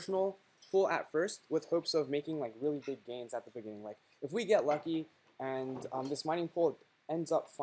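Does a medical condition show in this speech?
No.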